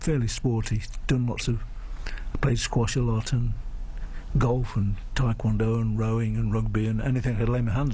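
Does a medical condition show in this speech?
Yes: Parkinson's disease; diagnosed by specialist, senior age, past knee replacement; plays modified table tennis with shuffling footwork, regular exercise to maintain function.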